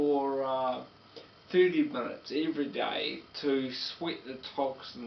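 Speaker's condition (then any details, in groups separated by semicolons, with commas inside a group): Multiple sclerosis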